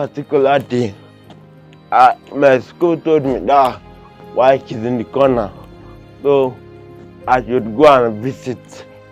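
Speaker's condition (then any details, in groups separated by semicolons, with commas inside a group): Cerebral palsy; limits movement and coordination; acute case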